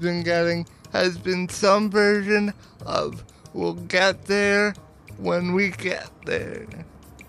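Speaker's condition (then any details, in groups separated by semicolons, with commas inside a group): Cerebral palsy; personal support worker 6 hours weekly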